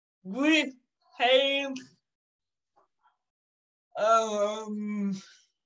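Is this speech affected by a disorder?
Yes: cerebral palsy.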